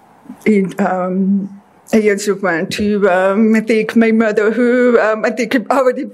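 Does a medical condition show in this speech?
Yes: deafness; deaf since childhood, reads lips, needed classroom accommodations from kindergarten; speech therapy most of life with Mindy Kobomis, learning to talk, hear and pronounce words.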